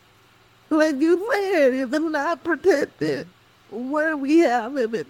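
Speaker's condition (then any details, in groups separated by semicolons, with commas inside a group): Cerebral palsy; speech affected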